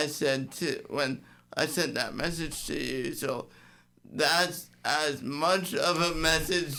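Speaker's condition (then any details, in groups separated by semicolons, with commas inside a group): Cerebral palsy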